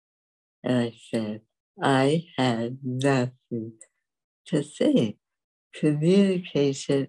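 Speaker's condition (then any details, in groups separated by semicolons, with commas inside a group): Dystonia; dystonia from age 20, affects walking and speech, right leg kicked left ankle, no cure; speech loss began after UCLA, mute 40 years, typed needs on typewriter, symptoms when speaking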